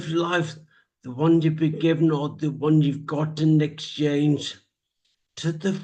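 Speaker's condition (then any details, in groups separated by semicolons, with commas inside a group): Traumatic brain injury; speech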